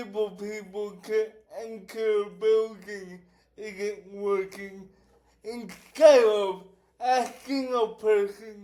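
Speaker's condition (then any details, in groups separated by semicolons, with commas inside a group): Cerebral palsy; affects speech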